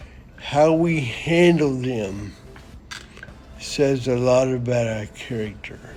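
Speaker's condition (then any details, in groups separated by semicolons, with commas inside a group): Cerebral palsy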